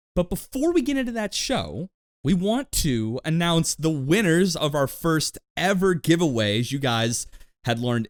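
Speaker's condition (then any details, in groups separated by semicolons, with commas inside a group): No condition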